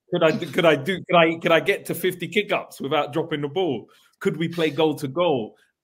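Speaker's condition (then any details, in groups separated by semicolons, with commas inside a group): No condition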